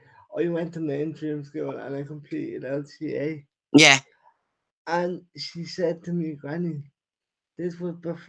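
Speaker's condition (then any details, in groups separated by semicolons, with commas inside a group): Cerebral palsy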